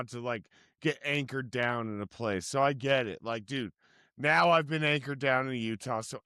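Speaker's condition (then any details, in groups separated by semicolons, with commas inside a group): No condition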